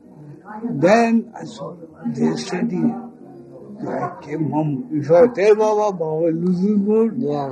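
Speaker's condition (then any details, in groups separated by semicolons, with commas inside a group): Speech loss after head injury; speech lost after head injury, very difficult to utter words, heavy speech, listeners say understandable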